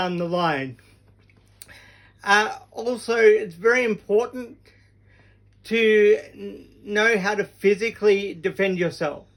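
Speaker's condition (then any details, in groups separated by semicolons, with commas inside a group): Cerebral palsy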